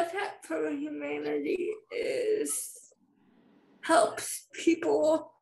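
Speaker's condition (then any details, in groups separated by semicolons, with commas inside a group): Spastic cerebral palsy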